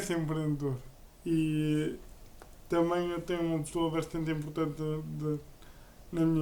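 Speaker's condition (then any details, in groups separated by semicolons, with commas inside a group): Cerebral palsy; uses a wheelchair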